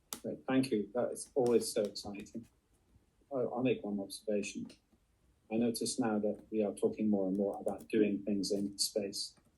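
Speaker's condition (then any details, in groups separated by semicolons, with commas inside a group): No condition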